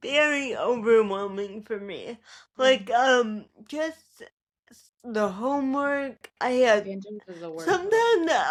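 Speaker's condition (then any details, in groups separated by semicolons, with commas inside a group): Cerebral palsy; speaks differently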